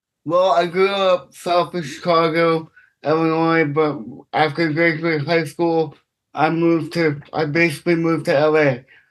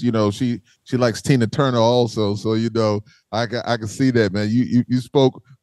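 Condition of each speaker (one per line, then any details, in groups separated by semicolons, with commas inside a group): Cerebral palsy; affects movement; self-conscious about speech
No condition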